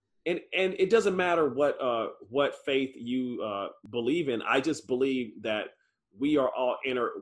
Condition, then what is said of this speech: Stuttering. And one thing that I do want to, I do want to say, Ruben, is like, I stutter every single day.